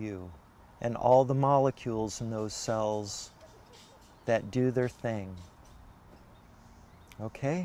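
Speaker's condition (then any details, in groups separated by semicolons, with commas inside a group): No condition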